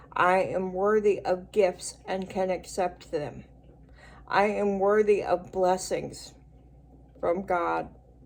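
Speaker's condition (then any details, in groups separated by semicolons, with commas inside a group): Cerebral palsy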